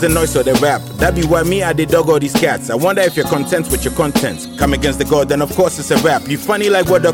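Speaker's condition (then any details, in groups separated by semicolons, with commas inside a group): No condition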